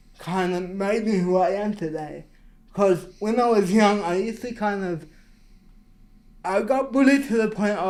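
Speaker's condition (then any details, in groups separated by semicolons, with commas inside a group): Cerebral palsy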